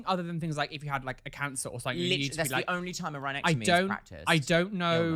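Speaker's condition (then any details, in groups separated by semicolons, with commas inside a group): No condition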